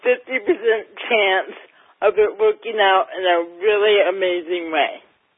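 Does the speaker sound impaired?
Yes: cerebral palsy; lack of oxygen at birth, not breathing 45 minutes, emergency c-section, diagnosed around age 2, affects gait; mild; mildly affects speech.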